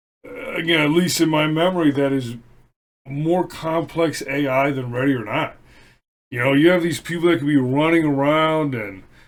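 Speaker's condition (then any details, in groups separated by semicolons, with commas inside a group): No condition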